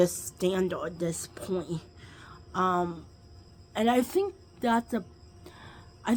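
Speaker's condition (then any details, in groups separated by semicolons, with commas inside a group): Cerebral palsy, quadriplegic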